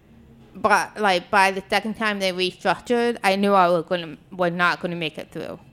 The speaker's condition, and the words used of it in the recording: Deafness. I can still speak really well because I had 10 years of speech therapy.